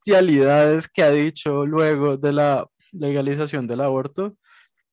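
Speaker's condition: No condition

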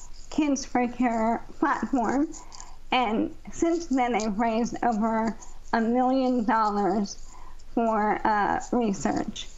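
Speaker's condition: ALS; used amplifier much of the time to be heard

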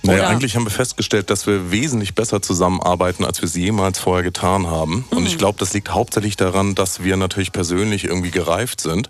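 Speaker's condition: No condition

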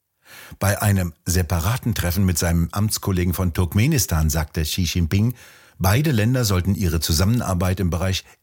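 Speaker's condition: No condition

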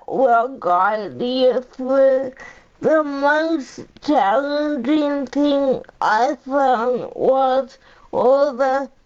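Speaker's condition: Cerebral palsy; uses a power chair; 45 years old

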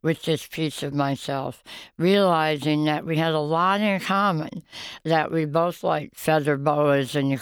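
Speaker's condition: Oral cancer, half tongue removed, partial glossectomy; survivor, about 25 years since diagnosis, failed hip graft, jaw bar loosened and removed

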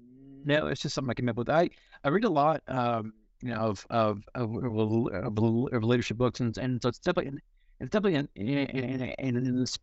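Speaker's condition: Stuttering; stutters in conversation; repeated sounds, prolonged sounds

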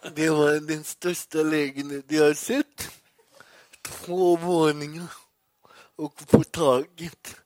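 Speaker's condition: Cerebral palsy; legs move involuntarily

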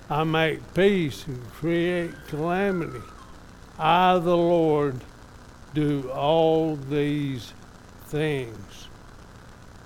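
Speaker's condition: ALS; somewhat affected, evident today

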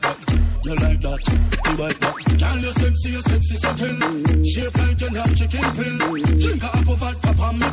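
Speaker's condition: No condition

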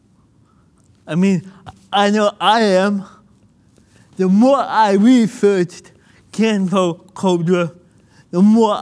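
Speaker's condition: Cerebral palsy; listeners may need to rewind

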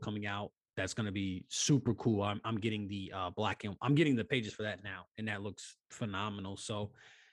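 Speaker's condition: No condition

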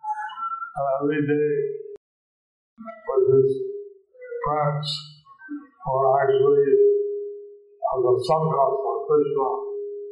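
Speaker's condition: Stroke with facial paralysis; half the face paralyzed; about 15 years since stroke; speech hard for some listeners to understand, another person repeats speech for listeners

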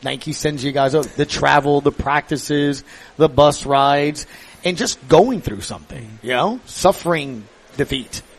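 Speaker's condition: No condition

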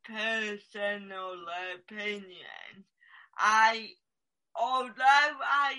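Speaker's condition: Cerebral palsy; since childhood

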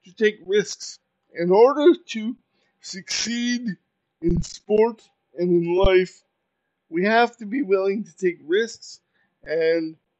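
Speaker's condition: Cerebral palsy; uses power wheelchair

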